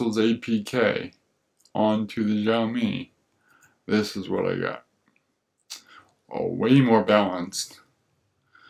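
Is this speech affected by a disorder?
Yes: cerebral palsy; affects gait and walking.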